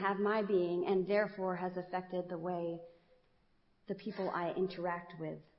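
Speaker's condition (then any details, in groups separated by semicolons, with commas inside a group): No condition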